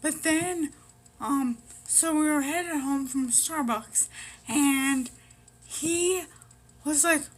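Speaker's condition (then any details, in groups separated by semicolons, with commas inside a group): Brain injury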